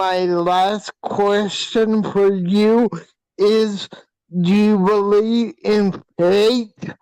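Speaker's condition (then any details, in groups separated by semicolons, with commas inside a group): Hydrocephalus with shunt failure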